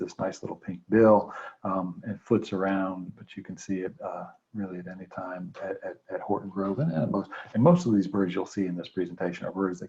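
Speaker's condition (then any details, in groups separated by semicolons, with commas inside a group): No condition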